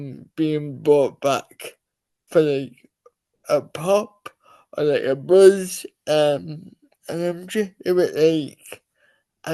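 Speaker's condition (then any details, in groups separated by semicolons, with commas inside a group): Cerebral palsy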